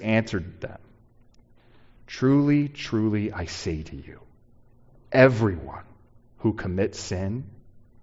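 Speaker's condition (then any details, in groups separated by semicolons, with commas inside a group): No condition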